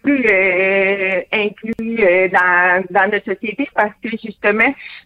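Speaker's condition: Hearing loss with cochlear implant; born deaf, lip reading helps, used masks with window; phone interview, hearing through cochlear implant; removes implant in water, total silence, phone understanding varies by person

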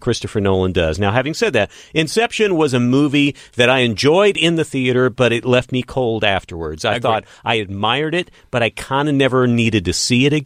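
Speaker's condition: No condition

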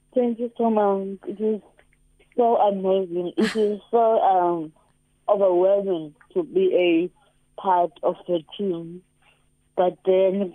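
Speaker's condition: Cerebral palsy; cerebral palsy from birth, previously unable to swim, now swims and competes in adaptive surfing

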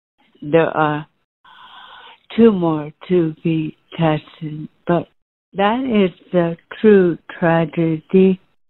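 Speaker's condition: ALS; genetic, initially thought sporadic, first signs voice and breathing while singing, ENT scope and brain, throat MRI clean; breathing changed while singing, could not sing, lost voice for teaching

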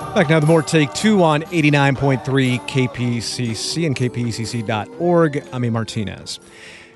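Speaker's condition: No condition

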